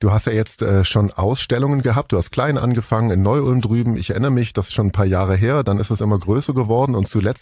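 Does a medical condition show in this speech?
No.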